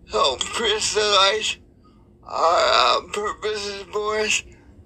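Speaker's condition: Cerebral palsy; wheelchair user

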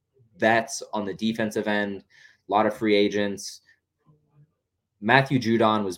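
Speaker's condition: No condition

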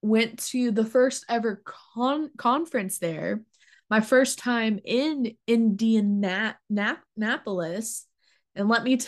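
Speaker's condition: Stuttering; including blocks; more overwhelming than other stuttering, talking exhausting, fear of speaking; repeated sounds, blocks

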